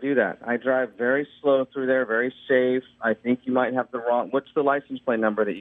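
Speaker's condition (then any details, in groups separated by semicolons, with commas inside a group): No condition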